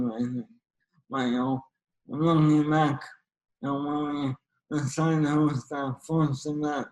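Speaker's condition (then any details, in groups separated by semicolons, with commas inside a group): ALS; young onset, slow progressor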